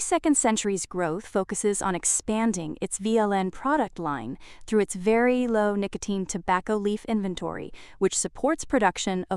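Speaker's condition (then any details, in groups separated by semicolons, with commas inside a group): No condition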